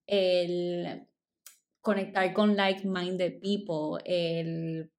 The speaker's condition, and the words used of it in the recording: Stuttering. Mi tartamudez siempre ha sido algo que me ha detenido de hacer y decir muchas cosas, pero hoy decido que no es algo que me va a detener.